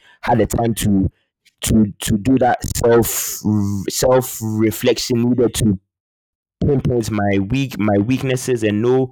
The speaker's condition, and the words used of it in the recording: Stuttering. So if in the course of this talk, I do happen to repeat or block on some words, please bear with me.